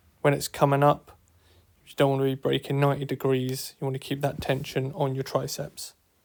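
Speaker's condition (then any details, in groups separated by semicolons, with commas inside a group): No condition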